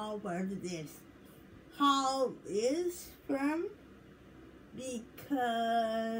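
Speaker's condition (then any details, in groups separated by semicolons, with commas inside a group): Cerebral palsy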